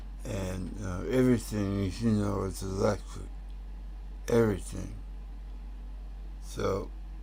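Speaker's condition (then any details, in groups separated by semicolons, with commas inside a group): Tongue cancer; tongue tumor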